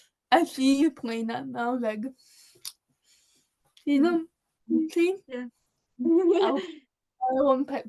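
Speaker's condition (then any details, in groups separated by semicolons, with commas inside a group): Cerebral palsy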